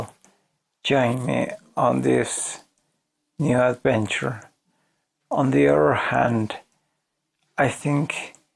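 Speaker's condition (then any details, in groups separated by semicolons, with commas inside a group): ALS; voice severely damaged, hard to understand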